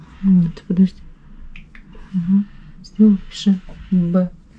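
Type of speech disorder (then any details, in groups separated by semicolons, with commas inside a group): Pseudobulbar dysarthria; cerebral palsy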